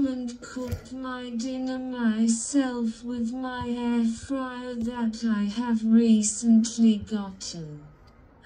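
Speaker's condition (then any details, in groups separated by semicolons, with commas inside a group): Cerebral palsy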